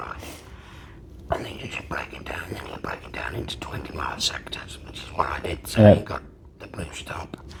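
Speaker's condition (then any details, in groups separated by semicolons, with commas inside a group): Laryngectomy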